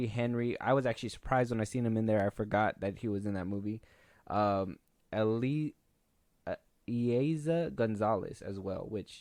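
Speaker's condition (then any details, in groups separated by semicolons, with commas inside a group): No condition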